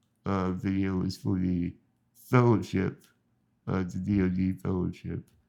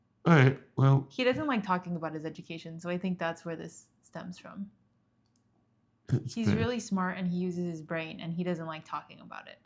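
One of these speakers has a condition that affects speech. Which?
The first: spinal muscular atrophy; type 2, never walked, scoliosis, spinal fusion; needs attendants for showering, dressing, toileting.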